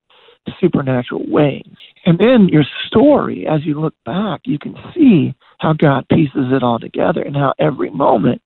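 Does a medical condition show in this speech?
Yes: voice disorder; progressive voice disorder.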